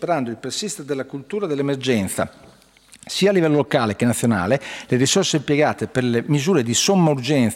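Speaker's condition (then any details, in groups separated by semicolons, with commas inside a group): No condition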